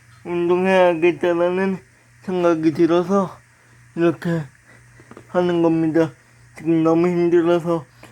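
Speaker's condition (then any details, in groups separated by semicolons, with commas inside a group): Brain lesion disability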